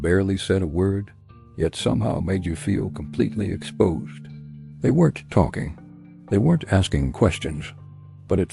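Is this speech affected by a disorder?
No.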